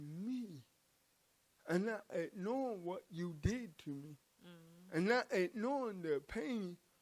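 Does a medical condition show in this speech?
Yes: cerebral palsy; from birth.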